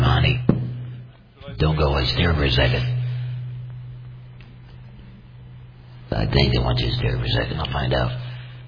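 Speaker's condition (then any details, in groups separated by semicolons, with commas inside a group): Total laryngectomy; may cough while speaking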